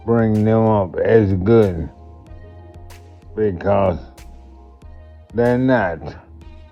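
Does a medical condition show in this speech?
Yes: multiple sclerosis.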